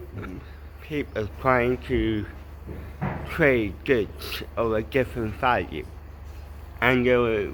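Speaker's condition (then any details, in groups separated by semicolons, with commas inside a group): Cerebral palsy, ataxic, mild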